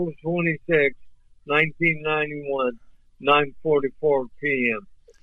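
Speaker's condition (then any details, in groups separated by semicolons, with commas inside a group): ALS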